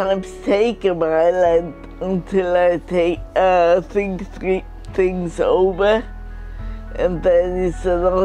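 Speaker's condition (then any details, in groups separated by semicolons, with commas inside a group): Multiple sclerosis; may be slower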